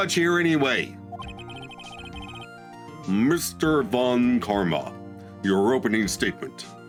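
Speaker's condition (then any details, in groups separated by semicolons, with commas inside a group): No condition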